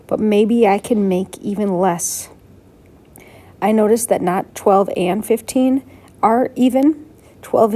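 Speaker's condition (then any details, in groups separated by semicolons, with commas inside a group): No condition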